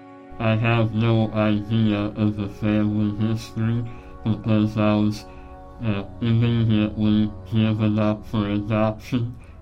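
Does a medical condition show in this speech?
Yes: Treacher Collins syndrome; genetic, facial bones and ears unformed, small jaw, cleft palate repaired, no ossicles, dozens of reconstructive surgeries; small airway and jaws made breathing and eating hard, emergency tracheotomy after birth, ng tube feeding.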